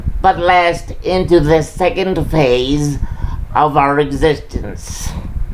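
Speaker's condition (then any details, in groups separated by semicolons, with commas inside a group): Cerebral palsy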